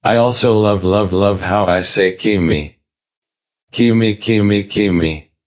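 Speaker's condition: ALS, speech-generating device; diagnosed at age 34, lost walking, talking and breathing, tracheostomy and ventilator; eight years since diagnosis, ventilator dependent via tracheostomy; cannot speak, eye-activated synthetic voice built from voice banking, types replies, silences while typing

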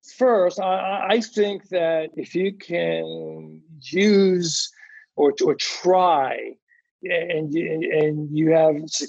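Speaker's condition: Anomic aphasia after stroke; right side unable to move, initially global aphasia per SLPs, then Broca's, now anomic aphasia; initially could neither understand nor speak, first year only 1,000-1,500 words, now word-finding problems

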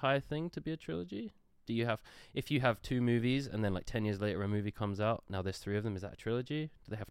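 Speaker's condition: No condition

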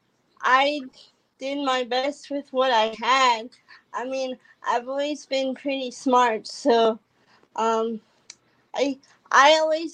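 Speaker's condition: Cerebral palsy; congenital, high muscle tone in lower body, cannot walk, drives electric wheelchair

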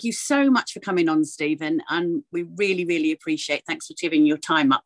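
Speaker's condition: No condition

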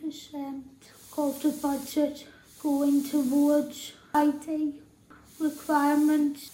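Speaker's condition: Tracheostomy and ventilator dependent

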